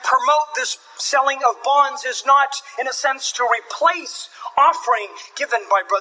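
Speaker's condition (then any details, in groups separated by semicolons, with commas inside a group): No condition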